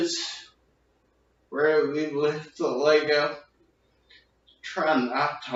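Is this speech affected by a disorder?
Yes: brain injury with dysarthria.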